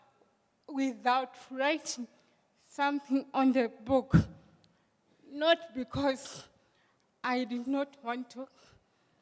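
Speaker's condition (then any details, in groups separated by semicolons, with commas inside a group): Cerebral palsy; hand use and movement control affected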